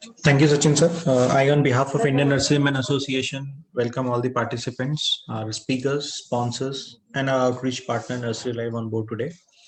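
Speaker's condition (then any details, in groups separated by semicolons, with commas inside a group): No condition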